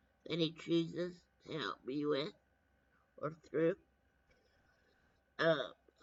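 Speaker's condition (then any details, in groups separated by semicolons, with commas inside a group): Brain injury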